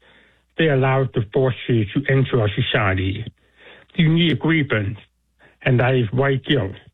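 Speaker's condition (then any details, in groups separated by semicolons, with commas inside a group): Deafness; speaks with a deaf accent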